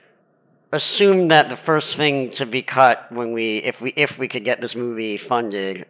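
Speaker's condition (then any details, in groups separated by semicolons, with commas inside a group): Cleft palate; lifelong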